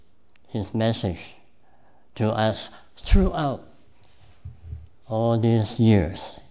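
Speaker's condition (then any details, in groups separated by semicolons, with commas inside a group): Cleft palate; congenital cleft palate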